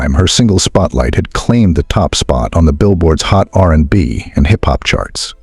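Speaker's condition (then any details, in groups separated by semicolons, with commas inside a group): No condition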